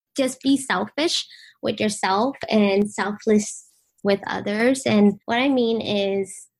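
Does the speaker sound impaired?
No.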